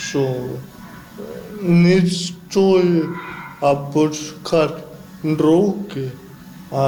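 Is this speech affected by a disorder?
Yes: cerebral palsy; impaired movement coordination; coordination improving with regular training.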